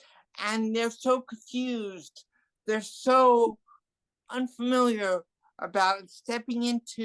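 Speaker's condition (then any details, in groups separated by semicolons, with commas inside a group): Cerebral palsy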